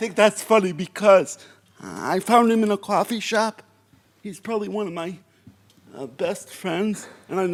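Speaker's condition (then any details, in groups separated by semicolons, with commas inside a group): Cerebral palsy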